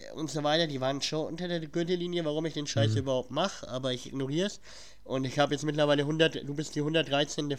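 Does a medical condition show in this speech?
Yes: cleft palate; has a cold at recording; cleft palate audible in speech, plus cold at recording.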